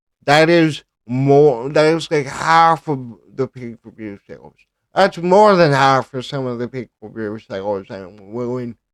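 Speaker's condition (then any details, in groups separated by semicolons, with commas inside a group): Cerebral palsy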